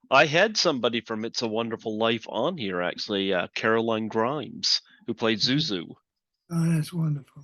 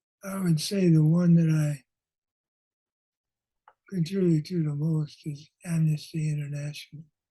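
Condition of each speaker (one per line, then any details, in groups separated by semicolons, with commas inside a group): No condition
Parkinson's disease; progressing; lost former character voice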